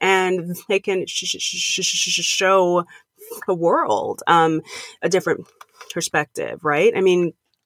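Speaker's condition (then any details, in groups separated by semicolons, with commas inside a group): Stuttering; lifelong stutter since grade school, past speech therapy, public speaking since 2014 as fear exposure; comfortable speaking publicly while stuttering, still concerned about stuttering on conference calls; trouble saying own name, avoided phone calls and talking, speaks freely while stuttering; prolonged sounds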